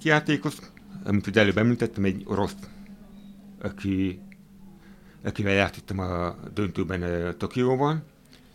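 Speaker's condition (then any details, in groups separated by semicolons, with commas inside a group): Hearing impairment; hard of hearing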